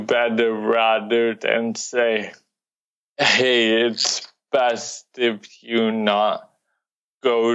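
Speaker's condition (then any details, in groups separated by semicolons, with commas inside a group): Cerebral palsy; from birth, diagnosed about age three, affects walking and running; mid-range severity, runs competitively; lifelong speech impediment, worked to reduce it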